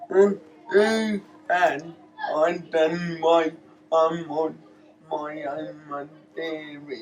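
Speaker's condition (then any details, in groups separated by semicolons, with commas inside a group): Cerebral palsy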